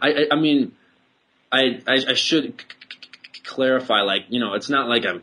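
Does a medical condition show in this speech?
Yes: stuttering; little daily speaking practice; frequent short stutters rather than long blocks, no speaking strategies ever worked on; worse explaining technical things, less with familiar listeners and regular talking; here repeated words, blocks.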